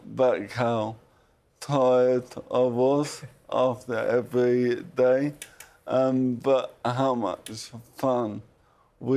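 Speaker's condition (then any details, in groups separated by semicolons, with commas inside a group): Motor neurone disease; sounds different now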